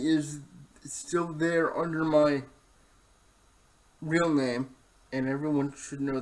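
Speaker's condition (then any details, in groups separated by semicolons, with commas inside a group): Cerebral palsy, spastic diplegia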